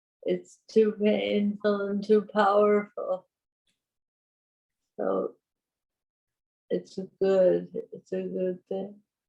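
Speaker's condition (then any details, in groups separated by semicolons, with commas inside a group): Parkinson's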